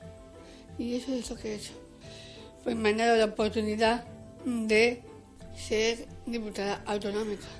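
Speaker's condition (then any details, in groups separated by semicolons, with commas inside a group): Down syndrome; genetic disorder, aged 35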